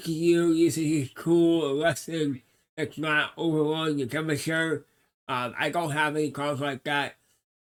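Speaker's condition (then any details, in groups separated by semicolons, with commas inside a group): Cerebral palsy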